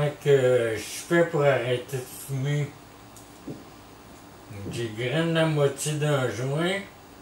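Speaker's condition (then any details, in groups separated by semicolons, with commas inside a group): Traumatic brain injury; surgery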